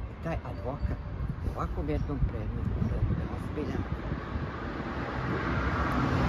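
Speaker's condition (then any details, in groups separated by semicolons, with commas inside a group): No condition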